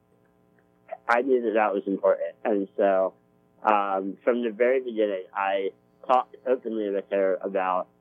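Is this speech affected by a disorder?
Yes: spinal muscular atrophy; type 2, congenital, never able to walk or crawl, wheelchair since age 2.5, weighs 65 pounds; better jaw muscles since Spinraza.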